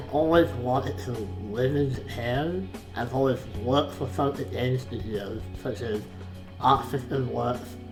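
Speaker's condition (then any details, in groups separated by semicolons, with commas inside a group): Facial palsy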